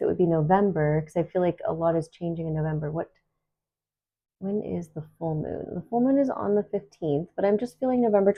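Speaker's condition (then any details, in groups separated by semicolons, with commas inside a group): No condition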